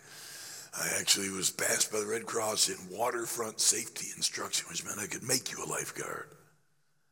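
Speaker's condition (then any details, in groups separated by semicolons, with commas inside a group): Laryngeal cancer after radiation; still affected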